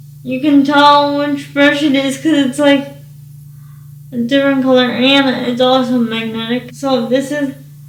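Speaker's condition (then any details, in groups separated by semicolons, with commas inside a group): Cerebral palsy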